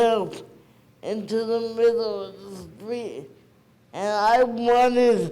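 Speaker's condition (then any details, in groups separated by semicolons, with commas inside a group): Cerebral palsy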